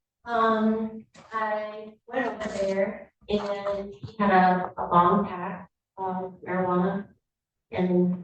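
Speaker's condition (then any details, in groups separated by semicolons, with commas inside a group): No condition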